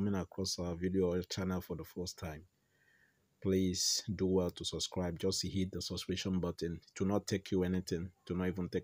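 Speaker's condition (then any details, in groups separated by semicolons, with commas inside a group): No condition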